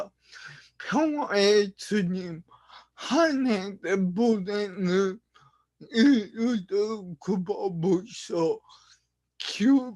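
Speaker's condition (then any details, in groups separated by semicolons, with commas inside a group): Brain lesion disability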